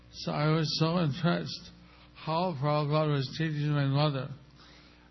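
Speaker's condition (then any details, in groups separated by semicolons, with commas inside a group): Stroke with facial paralysis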